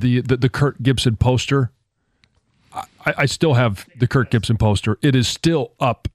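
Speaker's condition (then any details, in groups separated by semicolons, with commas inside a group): No condition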